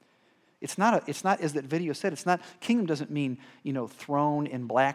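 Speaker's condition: No condition

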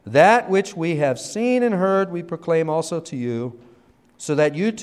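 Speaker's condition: No condition

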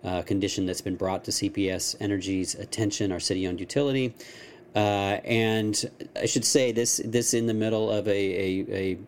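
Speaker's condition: No condition

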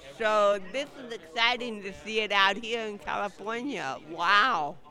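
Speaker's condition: Cerebral palsy

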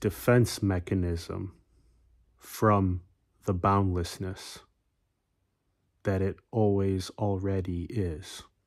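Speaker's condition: No condition

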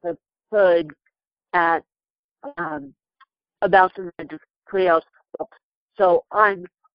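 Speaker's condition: Cerebral palsy; present from birth

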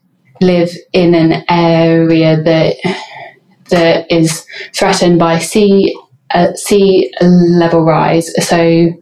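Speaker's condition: Stammer; stammering left unedited in podcast, British Stammering Association no diversity without disfluency campaign; repeated words, prolonged sounds

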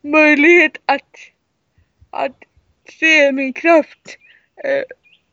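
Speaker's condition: Cerebral palsy; severe, wheelchair user

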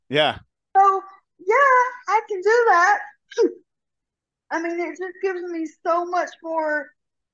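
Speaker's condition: Cerebral palsy; severe rotator cuff tear

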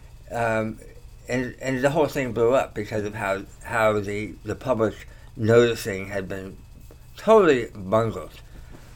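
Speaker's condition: Tongue cancer surgery; slight slur, talks okay

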